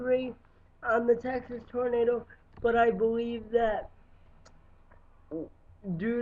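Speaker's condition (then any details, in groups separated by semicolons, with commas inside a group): Cerebral palsy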